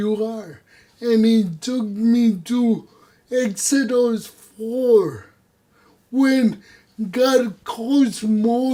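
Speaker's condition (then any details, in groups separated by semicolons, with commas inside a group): Cerebral palsy; voice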